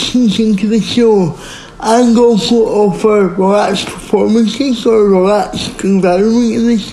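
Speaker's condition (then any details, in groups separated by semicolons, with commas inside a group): Speech impairment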